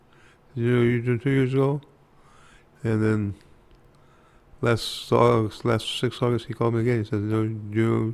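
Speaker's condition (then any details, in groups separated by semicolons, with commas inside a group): Parkinson's; Parkinson's attributed to Agent Orange exposure during Vietnam service, walking affected; hard time walking and talking; speech very significantly affected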